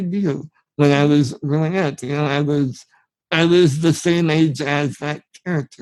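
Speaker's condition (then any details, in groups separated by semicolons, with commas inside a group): Spinal muscular atrophy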